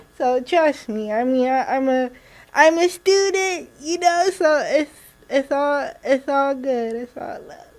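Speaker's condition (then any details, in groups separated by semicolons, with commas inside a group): Cerebral palsy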